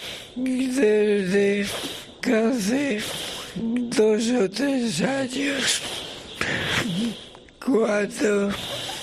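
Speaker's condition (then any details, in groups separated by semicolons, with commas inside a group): ALS, speech-generating device; left side symptoms first, initially attributed to herniated discs, diagnosed 13 years ago, about six months to diagnosis; cannot move any muscle, tilting wheelchair, permanent ventilator, audible labored breathing, always cold; uses special eye-tracking viewer to move tablet mouse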